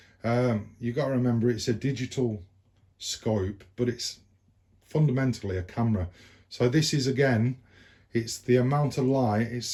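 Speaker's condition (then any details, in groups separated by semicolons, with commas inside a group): No condition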